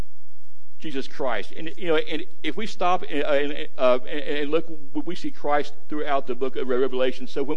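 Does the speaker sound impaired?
Yes: stuttering; struggled with it for a while, adults at gadsdale said stutter barred preaching; stuttering can lengthen a 25-minute message to 35 or 45 minutes; here repeated sounds.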